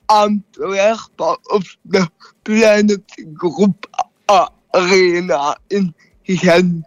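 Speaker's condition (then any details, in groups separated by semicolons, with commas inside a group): Cerebral palsy; neurological brain injury around time of birth; age 14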